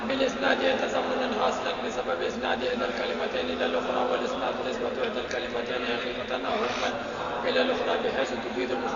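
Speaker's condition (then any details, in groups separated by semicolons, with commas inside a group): No condition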